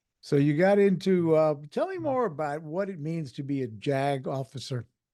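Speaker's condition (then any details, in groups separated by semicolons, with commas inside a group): No condition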